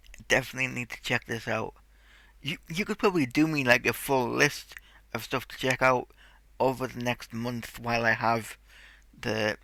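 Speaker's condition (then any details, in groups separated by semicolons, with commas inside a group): Cerebral palsy; tight muscles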